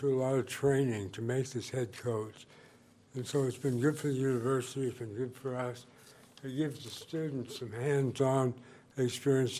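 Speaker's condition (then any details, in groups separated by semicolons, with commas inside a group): Parkinson's disease; about 8 years in Southwest Parkinson's Fitness Program, boxing-type training at Snap Fitness, rigorous exercise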